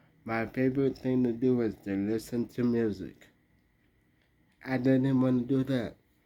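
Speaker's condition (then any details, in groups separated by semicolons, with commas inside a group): Traumatic brain injury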